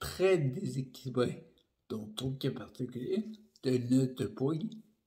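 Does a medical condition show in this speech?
Yes: primary progressive multiple sclerosis.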